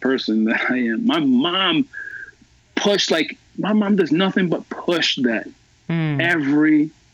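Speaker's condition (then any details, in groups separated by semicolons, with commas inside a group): Stutter; stutter since childhood, really bad until freshman year of college; largely managed since college by telling himself he is cool, still present; severe stutter until freshman year of college, now occasional slight stutter; prolonged sounds, blocks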